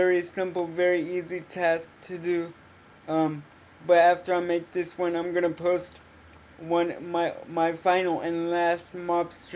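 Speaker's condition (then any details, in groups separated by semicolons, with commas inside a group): Cerebral palsy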